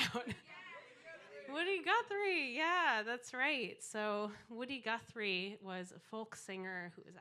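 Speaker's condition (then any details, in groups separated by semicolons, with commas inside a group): No condition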